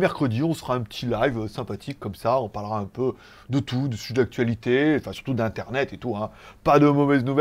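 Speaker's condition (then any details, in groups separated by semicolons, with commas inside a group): No condition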